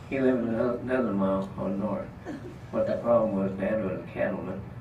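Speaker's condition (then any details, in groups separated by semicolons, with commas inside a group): Parkinson's disease; trouble talking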